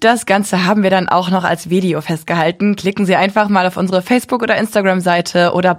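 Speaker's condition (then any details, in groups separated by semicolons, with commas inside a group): No condition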